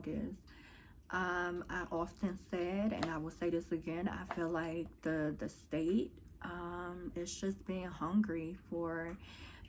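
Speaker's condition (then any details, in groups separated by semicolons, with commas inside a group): No condition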